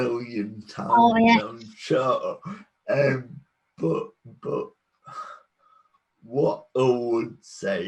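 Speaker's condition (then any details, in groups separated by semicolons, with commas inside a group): Cerebral palsy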